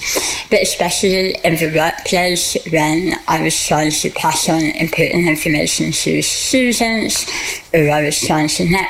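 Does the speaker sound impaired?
Yes: tongue removal after cancer; squamous cell carcinoma of tongue diagnosed at 26, most of tongue surgically removed; bespoke silicone prosthetic tongue from Guy's and St Thomas' NHS trust, therapist Carolyn Doughty; speech problems after treatment, used speech assistance technology on calls, prosthesis makes speaking easier.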